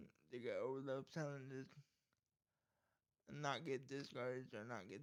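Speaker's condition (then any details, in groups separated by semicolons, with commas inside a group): Cerebral palsy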